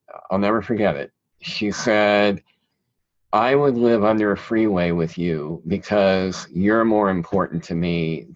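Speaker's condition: Cleft palate; present since childhood

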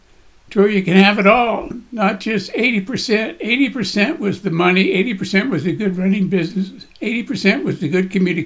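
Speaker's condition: Parkinson's disease; voice shakes, body shakes

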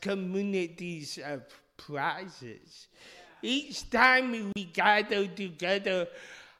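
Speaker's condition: Speech impediment; initially misdiagnosed

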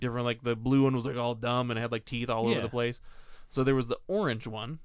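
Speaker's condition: No condition

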